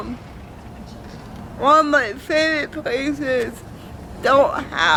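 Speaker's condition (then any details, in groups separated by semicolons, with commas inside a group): Cerebral palsy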